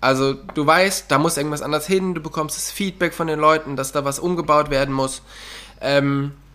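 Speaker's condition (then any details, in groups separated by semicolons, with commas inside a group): No condition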